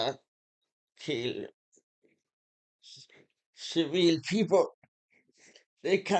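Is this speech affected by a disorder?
Yes: muscular Parkinson.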